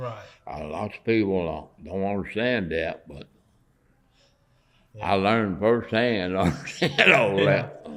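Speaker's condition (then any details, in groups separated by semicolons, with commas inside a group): Parkinson's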